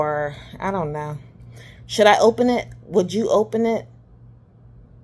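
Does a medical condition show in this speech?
No.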